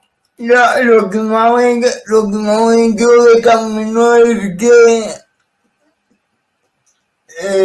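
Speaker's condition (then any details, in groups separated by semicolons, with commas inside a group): Cerebral palsy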